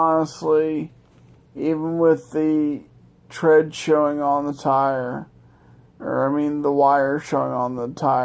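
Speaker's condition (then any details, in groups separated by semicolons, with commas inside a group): Multiple sclerosis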